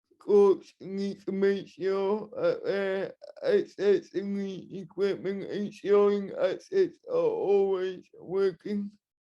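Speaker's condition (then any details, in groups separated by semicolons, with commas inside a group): Cerebral palsy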